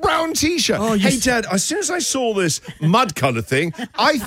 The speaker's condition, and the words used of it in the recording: None; typical speech.